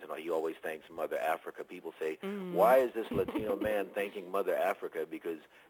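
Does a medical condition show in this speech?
No.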